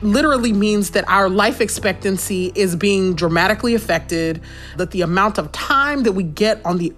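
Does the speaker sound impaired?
No.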